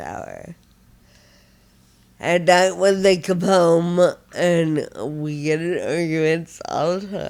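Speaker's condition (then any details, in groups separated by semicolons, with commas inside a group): Friedreich ataxia, severe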